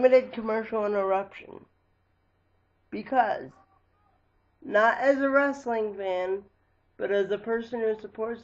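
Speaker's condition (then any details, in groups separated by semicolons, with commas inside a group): Cerebral palsy; lifelong, wheelchair user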